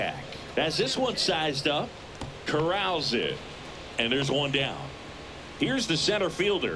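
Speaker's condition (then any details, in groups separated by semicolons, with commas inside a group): No condition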